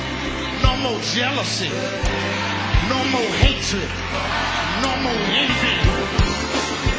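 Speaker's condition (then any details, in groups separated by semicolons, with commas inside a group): No condition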